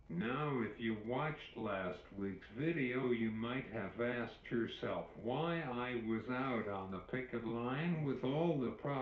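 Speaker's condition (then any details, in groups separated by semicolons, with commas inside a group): Cerebral palsy; uses wheelchair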